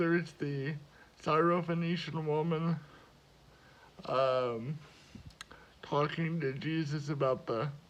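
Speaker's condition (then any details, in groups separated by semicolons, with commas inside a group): Cerebral palsy; speaks slower at times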